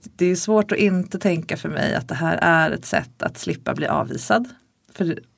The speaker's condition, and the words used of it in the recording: No condition.